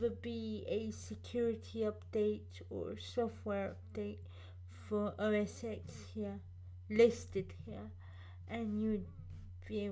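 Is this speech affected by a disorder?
Yes: cerebral palsy.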